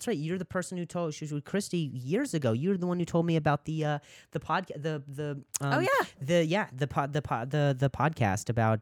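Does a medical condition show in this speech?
Yes: stuttering; after coffee, racing thoughts, feels unable to slow down; voice can't keep up with thoughts, worse with caffeine; here repeated sounds, repeated words.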